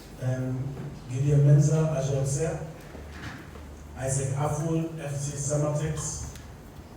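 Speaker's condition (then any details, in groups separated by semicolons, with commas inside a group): No condition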